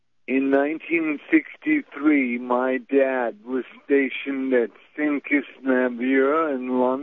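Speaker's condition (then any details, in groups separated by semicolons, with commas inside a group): Multiple sclerosis; may speak poorly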